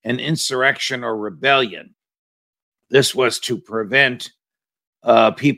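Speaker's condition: No condition

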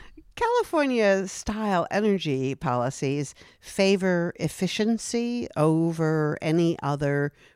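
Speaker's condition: No condition

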